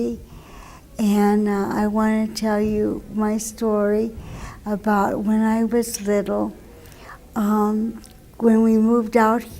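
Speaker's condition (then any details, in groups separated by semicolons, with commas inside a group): Cerebral palsy; wheelchair user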